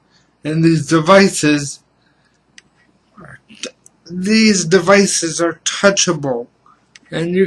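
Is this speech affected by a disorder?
Yes: cerebral palsy; stable.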